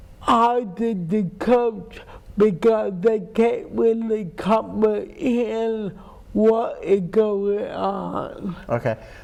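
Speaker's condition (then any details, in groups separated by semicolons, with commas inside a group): Cerebral palsy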